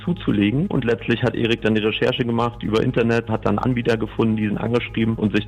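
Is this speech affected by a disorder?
No.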